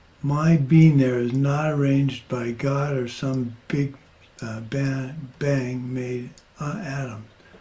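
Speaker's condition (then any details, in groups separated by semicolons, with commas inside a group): Parkinson's; progressing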